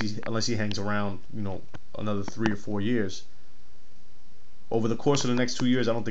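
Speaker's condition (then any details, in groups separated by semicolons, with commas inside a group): No condition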